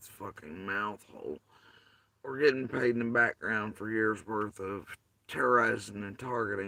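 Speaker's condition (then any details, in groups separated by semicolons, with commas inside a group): Facial paralysis after surgery; tongue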